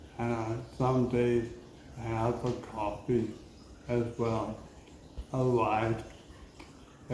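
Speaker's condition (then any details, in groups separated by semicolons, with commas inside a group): Motor neurone disease (ALS); PEG feeding tube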